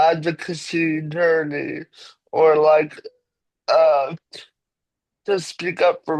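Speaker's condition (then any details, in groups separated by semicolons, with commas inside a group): Cerebral palsy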